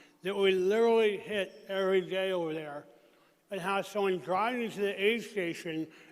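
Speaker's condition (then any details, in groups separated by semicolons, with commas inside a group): Traumatic brain injury; emergency tracheotomy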